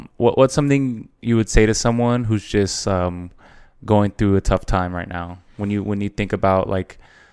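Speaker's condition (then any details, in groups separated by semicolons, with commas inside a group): No condition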